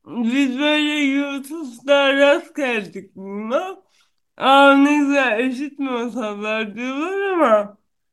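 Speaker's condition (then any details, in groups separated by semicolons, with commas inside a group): Cerebral palsy; neurological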